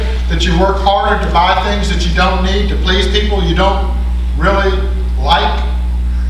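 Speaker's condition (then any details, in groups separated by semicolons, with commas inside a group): No condition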